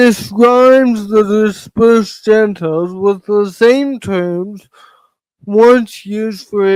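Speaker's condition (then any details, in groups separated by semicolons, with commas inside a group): Cerebral palsy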